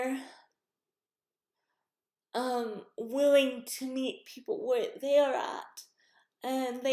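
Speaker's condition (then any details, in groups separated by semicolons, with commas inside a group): Cerebral palsy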